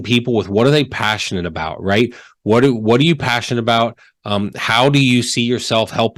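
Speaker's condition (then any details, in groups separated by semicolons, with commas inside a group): No condition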